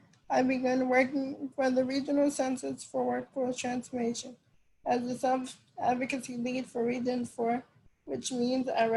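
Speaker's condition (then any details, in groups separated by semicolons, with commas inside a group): Cerebral palsy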